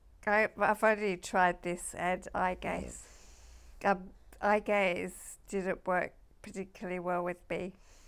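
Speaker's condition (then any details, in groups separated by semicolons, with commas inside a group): MND (ALS)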